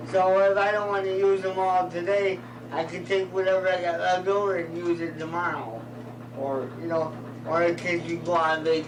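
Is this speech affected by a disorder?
Yes: cerebral palsy.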